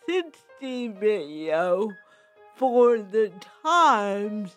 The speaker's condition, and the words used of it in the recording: Cerebral palsy. We move strangely and speak strangely, and that seems to have a real strong effect.